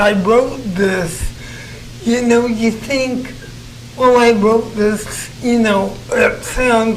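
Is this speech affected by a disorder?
Yes: cerebral palsy.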